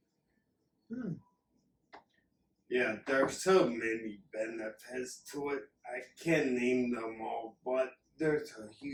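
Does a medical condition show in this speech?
Yes: acquired ataxia.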